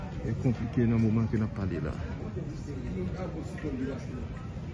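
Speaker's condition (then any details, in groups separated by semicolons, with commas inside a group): No condition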